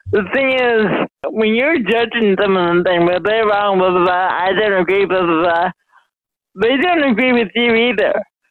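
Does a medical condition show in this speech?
Yes: mild cerebral palsy; speech affected.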